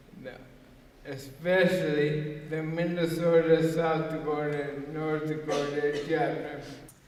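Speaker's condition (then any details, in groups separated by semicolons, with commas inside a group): ALS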